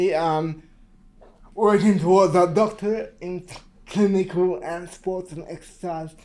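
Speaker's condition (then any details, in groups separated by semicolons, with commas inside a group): Cerebral palsy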